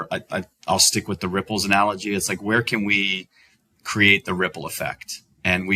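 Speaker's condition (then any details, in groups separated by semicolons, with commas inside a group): No condition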